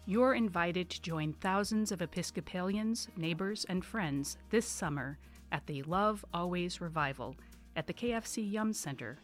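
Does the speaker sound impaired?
No.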